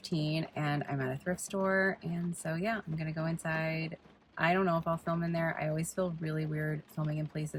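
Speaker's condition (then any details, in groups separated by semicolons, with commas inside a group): No condition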